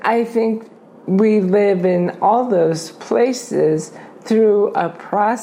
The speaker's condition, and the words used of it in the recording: ALS (motor neuron disease). Yeah, that ALS has begun to impact my mouth.